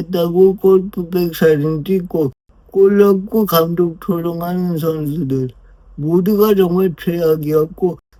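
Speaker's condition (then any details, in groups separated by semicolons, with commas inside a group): Brain lesion disability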